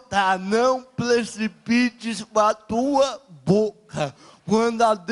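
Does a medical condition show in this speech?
Yes: cerebral palsy.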